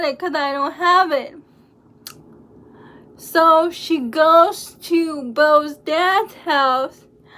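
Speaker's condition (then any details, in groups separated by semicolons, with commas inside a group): Cerebral palsy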